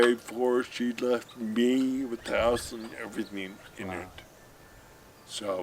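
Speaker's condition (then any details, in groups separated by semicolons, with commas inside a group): Friedreich's ataxia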